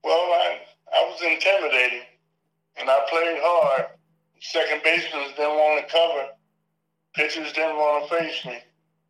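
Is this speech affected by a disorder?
Yes: Parkinson's disease; left knee replaced, rehabilitation after replacement; symptoms vary day to day, some days legs feel good.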